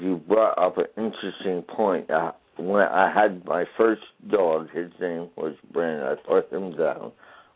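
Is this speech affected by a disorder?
Yes: traumatic brain injury; traumatic brain injury from being trapped in a fire; at least 20 years since injury; noticeable voice challenge, people ask about voice.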